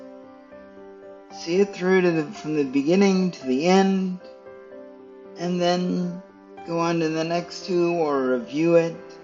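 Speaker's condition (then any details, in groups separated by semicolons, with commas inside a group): Cerebral palsy; stiff muscles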